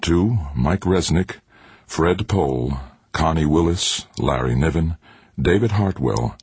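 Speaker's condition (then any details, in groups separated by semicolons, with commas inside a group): No condition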